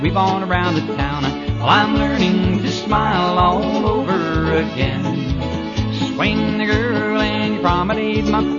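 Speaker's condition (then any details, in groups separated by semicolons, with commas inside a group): No condition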